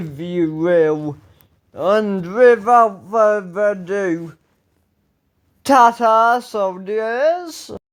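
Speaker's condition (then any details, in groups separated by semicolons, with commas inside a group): Ataxia; speech recently worse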